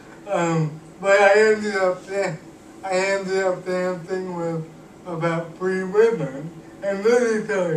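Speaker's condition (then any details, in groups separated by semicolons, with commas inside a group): Cerebral palsy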